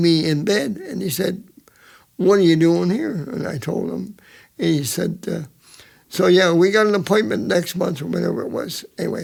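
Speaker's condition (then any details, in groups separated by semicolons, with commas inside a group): Cerebral palsy; present from birth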